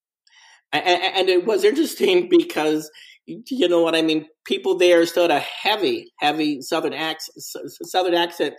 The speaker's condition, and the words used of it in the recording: Stuttering. They say, you are incredibly fluent when you like walk into a crashing situation.